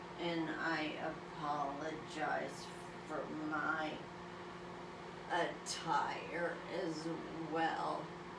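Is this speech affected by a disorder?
Yes: essential tremor; affects legs as well.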